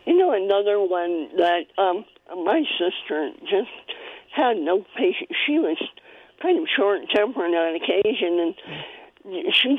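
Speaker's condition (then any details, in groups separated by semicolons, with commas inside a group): Cleft palate; congenital cleft palate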